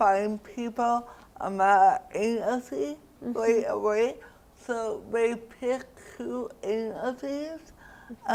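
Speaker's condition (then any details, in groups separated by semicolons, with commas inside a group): Cerebral palsy; diagnosed around age one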